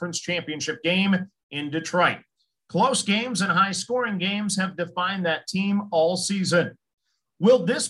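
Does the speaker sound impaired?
No.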